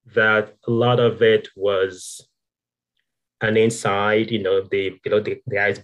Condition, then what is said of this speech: Stuttering. So I was stuttering, but when I block and it gets bad, it's because of what's inside me, the whole fear, shame that